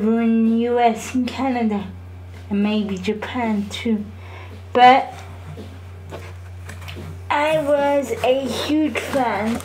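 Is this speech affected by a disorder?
Yes: cerebral palsy.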